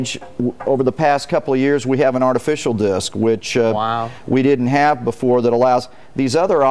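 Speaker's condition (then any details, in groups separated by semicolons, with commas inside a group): No condition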